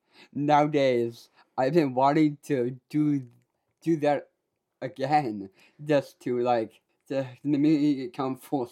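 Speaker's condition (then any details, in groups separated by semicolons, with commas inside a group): Down syndrome; gave recorded speech how do you see me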